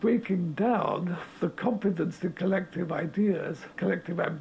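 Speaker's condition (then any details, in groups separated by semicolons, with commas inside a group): Motor neurone disease; body capacities steadily shrinking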